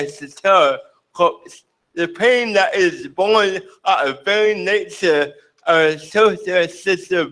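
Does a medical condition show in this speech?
Yes: cerebral palsy.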